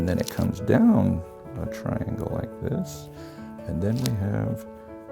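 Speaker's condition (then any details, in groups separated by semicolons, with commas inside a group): No condition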